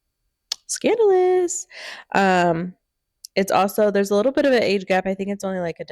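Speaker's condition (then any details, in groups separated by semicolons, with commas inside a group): No condition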